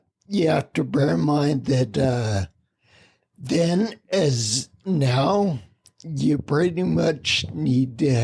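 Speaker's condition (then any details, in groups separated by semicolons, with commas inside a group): Spinocerebellar ataxia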